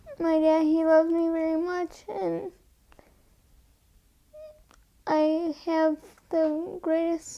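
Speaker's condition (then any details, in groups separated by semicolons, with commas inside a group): Cerebral palsy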